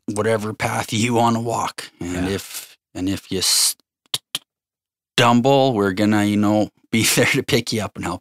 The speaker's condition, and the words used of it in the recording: Stuttering. You know, I spent my whole life not wanting, you know, to, you know, talk because of my stutter.